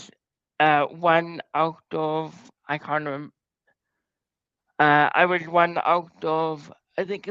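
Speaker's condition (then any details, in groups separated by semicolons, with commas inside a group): Cerebral palsy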